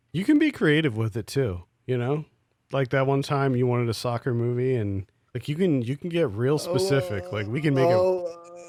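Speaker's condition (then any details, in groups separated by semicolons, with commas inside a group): No condition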